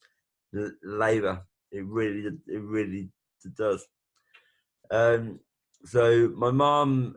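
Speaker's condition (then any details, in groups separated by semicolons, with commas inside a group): Brain bleed with facial paralysis; bleed after ventricle operation, left facial paralysis, jaw tightening; about five years since operation and bleed; needed NG tube after bleed, jaw tightness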